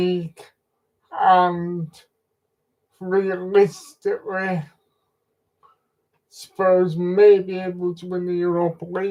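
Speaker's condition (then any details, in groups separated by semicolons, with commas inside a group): Cerebral palsy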